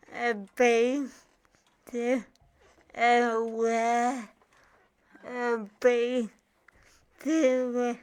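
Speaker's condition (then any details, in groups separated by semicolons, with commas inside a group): Cerebral palsy; from birth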